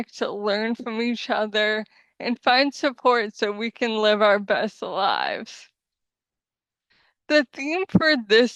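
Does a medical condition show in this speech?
Yes: ALS; diagnosed before age 35; voice loss early on.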